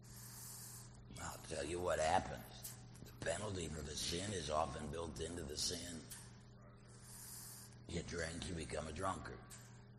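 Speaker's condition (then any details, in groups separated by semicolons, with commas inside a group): Laryngectomy, voice prosthesis; prior radiation and chemotherapy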